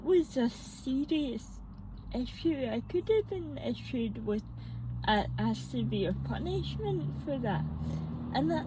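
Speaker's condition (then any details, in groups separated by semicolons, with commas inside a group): Mixed cerebral palsy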